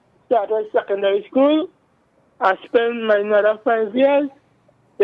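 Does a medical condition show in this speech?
Yes: cerebral palsy; present from birth.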